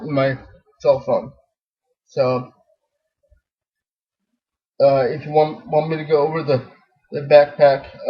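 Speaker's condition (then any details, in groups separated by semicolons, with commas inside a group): Cerebral palsy, spastic diplegia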